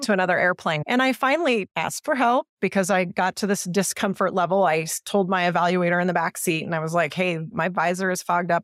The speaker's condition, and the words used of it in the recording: None; typical speech.